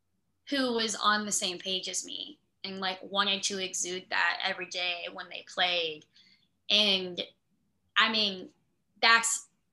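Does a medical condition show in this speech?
Yes: cleft lip and palate; about two surgeries a year until age 10-11, jaw realignment surgery going into junior year, last cleft surgery four in one; speech therapy in San Antonio after a later stroke, speech returned faster than other abilities.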